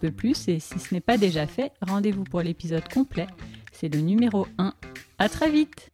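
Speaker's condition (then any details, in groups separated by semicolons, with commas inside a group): No condition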